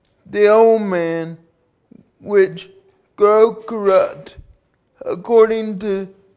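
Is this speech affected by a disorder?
Yes: cerebral palsy; from birth, due to birth complications, 37 years since onset, carried by parents and friends since birth.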